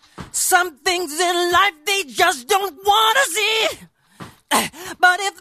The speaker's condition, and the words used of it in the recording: No condition.